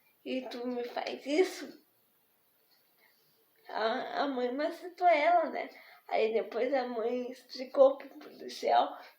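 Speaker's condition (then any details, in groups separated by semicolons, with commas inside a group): Spastic diplegic cerebral palsy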